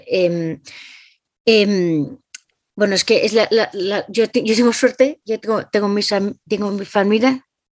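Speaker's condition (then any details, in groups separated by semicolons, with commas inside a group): Aphasia after stroke; aphasia caused by stroke, hearing intact; cannot speak well, compares self to tourist at home, cannot write, reading affected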